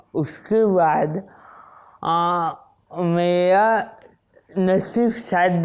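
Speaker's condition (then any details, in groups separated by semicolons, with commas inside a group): Wilson's disease; onset at age 16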